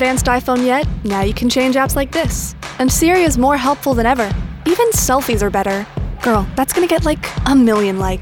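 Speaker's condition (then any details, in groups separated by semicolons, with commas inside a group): No condition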